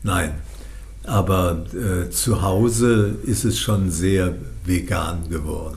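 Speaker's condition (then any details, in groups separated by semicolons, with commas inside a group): Parkinson's disease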